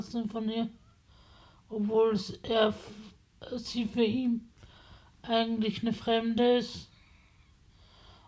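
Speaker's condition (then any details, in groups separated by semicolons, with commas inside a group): Spasticity from birth; multiple sclerosis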